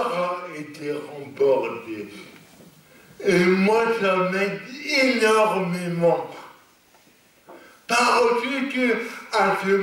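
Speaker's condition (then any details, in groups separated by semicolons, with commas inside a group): Cerebral palsy; lifelong, non-progressive; stable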